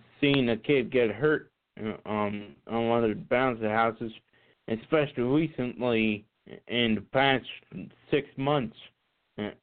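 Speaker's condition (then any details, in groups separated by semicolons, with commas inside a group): Cerebral palsy; visible to casting agents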